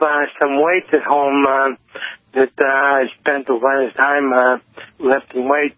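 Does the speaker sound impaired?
Yes: cerebral palsy; lifelong, diagnosed at age 55, others long mistook for drunk.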